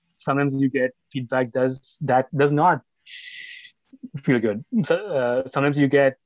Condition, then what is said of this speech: Stuttering. I sometimes pause. Sometimes the words do not come out when I want them to.